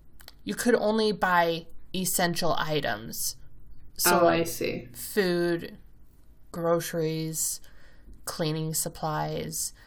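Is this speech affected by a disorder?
No.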